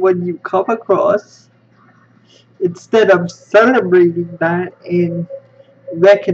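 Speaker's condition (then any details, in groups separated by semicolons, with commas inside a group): Spastic cerebral palsy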